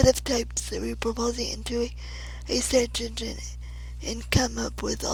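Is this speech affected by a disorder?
Yes: cerebral palsy.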